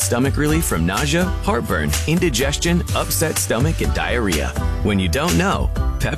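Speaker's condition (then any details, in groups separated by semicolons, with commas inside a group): No condition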